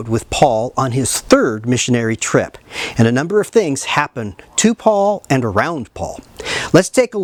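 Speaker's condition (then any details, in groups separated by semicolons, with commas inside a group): No condition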